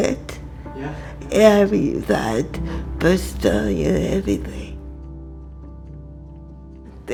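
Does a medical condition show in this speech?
Yes: cerebral palsy; from birth; uses assistive technology to communicate; communication difficult.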